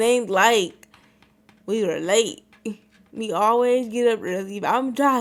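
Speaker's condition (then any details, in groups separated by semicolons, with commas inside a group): Cerebral palsy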